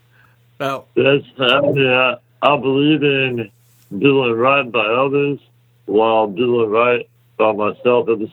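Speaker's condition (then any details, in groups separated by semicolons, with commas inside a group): Muscular dystrophy; congenital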